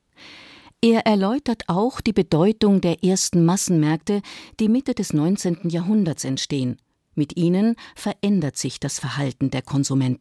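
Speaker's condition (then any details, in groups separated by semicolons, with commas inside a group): No condition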